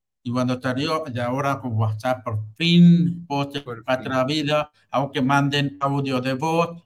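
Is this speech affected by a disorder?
Yes: hearing loss with cochlear implant; congenital hearing loss, cochlea dead, cochlear implant surgery, implant electrically stimulates cochlea; about 34, uses cochlear implant, new operating system connects implant to computer, no headphones.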